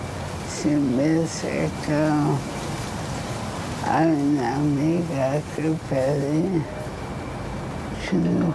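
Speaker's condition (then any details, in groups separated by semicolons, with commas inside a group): ALS; practically unable to walk; practically unable to speak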